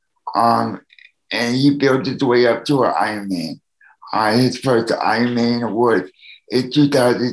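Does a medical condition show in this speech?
Yes: cerebral palsy; needs help from others.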